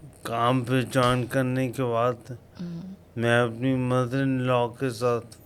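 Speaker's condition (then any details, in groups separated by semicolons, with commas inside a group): Coma after road accident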